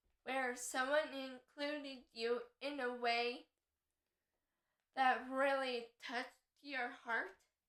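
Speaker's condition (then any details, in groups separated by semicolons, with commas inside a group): Cerebral palsy; affects muscles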